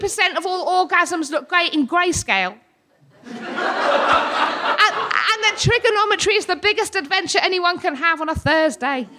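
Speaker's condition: Tourette syndrome; tics since childhood, diagnosed in 20s, uncontrollable noises and movements, obscene tics, uses wheelchair; hedgehog, cats, obscene tics like fuck a sheep, episodes of lost speech control

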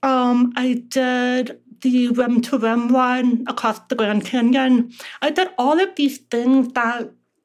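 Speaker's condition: Deafness; relies on lip reading

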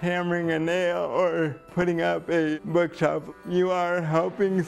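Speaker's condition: Cerebral palsy; cause premature birth, born 11 weeks early, lifelong

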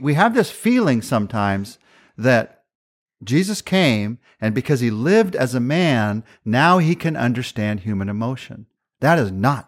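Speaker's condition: No condition

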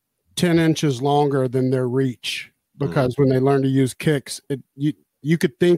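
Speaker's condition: No condition

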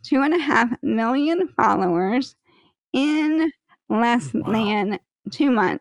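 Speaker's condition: ALS; slow progression, about 16 years since diagnosis, in a drug trial when first diagnosed; uses amplifier when tired or in loud spaces, still speaks with own voice

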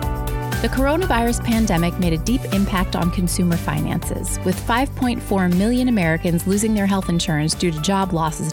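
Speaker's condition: No condition

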